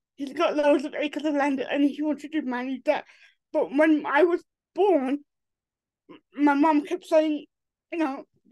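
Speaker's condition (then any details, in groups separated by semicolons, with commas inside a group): Cerebral palsy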